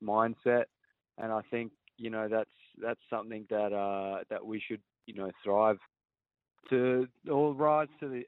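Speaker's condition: No condition

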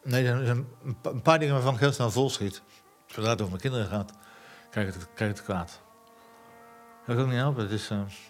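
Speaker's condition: Parkinson's disease; heading toward invalidity

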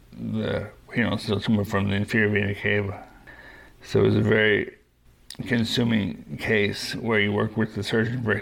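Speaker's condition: Parkinson's disease; young-onset, LRRK2 hereditary, diagnosed at 38, right hand weakness, freezing, medication 5 years, deep brain stimulator; medication plus deep brain stimulation, adjustable if dyskinesias, daily exercise, Peloton bike

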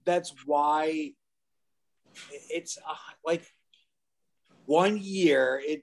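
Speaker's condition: Aphasia; aphasia caused by motorcycle wreck, now disabled

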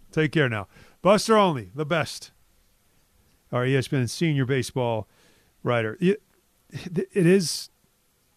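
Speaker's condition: No condition

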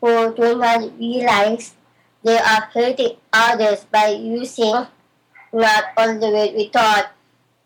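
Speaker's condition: Down syndrome; some speech difficulties due to condition

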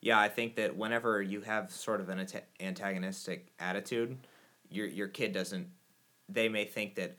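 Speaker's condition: No condition

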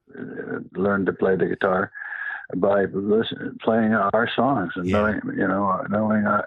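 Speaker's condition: Parkinson's; past cancer

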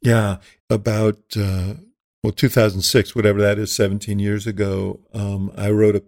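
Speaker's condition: No condition

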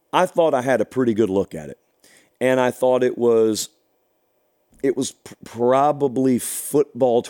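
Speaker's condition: No condition

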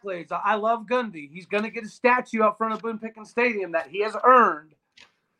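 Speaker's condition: No condition

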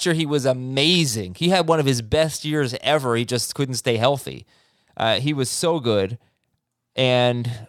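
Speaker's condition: No condition

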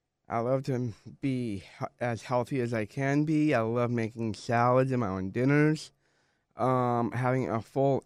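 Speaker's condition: Down syndrome

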